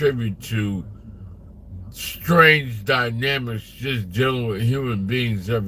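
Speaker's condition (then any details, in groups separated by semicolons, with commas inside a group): Slurred speech; still slurs words occasionally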